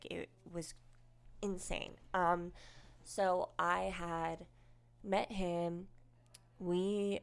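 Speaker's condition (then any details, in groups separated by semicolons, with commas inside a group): Cleft lip and palate; unilateral left-sided, congenital, nasal passage through lip and palate, lip adhesion at 16 weeks, childhood hospitalizations, dental impressions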